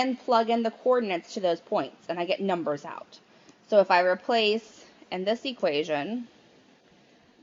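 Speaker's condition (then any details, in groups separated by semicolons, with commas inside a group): No condition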